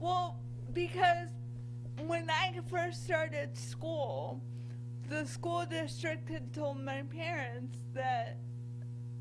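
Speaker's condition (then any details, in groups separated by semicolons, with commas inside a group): Cerebral palsy; from birth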